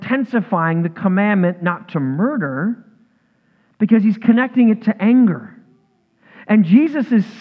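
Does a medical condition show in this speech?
No.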